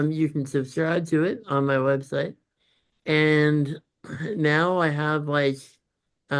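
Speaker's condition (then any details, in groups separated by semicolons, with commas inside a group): Congenital muscular dystrophy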